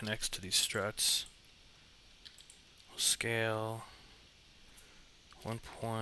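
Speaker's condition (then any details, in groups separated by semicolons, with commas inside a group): No condition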